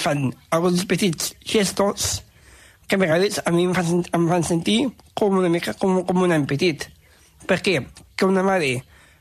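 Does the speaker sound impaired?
Yes: Down syndrome; extra chromosome; expresses himself in own way and own words, dislikes being corrected, very talkative.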